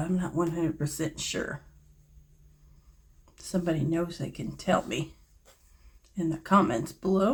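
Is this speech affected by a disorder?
No.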